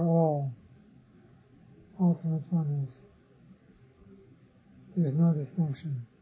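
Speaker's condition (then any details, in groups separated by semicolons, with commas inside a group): Parkinson's disease; others offer remedies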